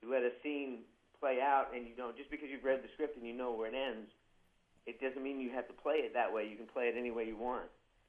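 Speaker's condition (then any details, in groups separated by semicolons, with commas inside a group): Parkinson's disease, young-onset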